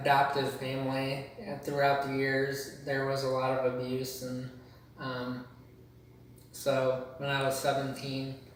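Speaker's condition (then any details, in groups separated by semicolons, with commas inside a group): Cerebral palsy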